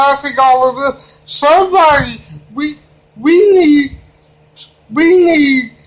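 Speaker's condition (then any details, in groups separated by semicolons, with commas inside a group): Cerebral palsy; wheelchair user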